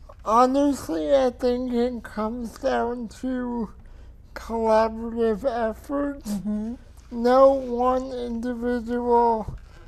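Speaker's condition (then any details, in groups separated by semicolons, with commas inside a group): Cerebral palsy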